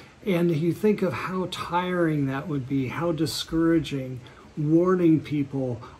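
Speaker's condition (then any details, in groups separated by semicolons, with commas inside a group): No condition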